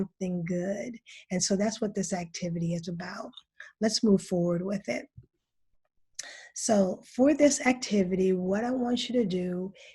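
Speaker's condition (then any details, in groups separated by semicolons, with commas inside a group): No condition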